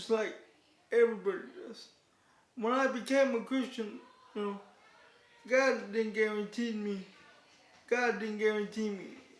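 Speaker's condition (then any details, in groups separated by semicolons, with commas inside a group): Cerebral palsy; declined offered surgery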